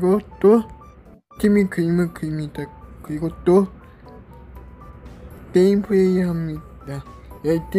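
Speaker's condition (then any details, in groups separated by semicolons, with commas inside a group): Cerebral palsy; brain lesion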